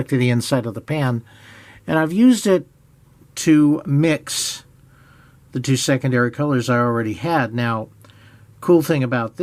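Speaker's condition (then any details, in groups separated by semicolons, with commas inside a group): No condition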